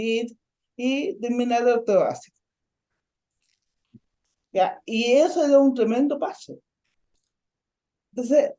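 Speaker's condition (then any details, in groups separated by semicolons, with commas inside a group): Ataxic cerebral palsy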